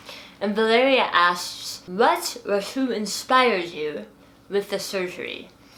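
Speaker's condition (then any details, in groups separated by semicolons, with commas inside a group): Hemi-glossectomy for oral cancer, hemiglossectomy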